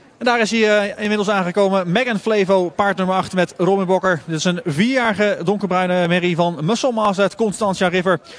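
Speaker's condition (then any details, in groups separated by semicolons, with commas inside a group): No condition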